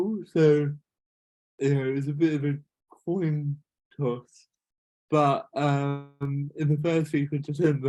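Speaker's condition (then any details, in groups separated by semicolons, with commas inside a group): Cerebral palsy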